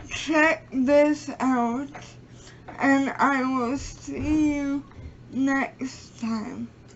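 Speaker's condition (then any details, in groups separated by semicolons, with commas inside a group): Cerebral palsy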